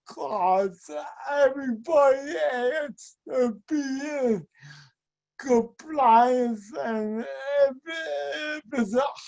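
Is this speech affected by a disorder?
Yes: speech and mobility impairment.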